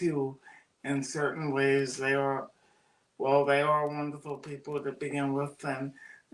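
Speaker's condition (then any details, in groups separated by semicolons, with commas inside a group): Cerebral palsy; oxygen loss at birth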